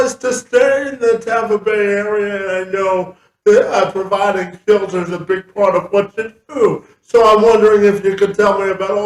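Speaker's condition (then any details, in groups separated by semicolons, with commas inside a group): Cerebral palsy; from birth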